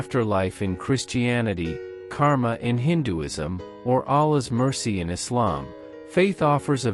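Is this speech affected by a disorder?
No.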